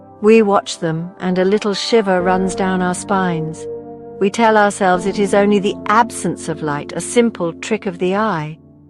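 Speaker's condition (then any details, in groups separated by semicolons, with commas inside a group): No condition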